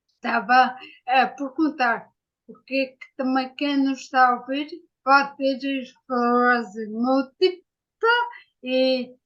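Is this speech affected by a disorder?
Yes: ataxia; acquired, brain injury.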